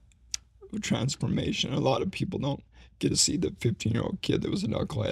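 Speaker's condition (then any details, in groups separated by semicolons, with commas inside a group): ALS; needs voice rest during conversation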